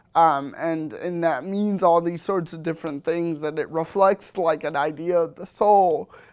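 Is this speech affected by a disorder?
Yes: cerebral palsy; birth hemorrhages, uses forearm crutches.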